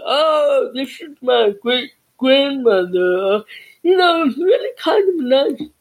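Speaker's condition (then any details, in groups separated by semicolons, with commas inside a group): Deafness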